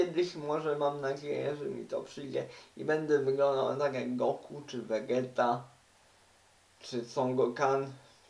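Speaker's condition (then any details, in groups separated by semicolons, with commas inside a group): Cerebral palsy; uses wheelchair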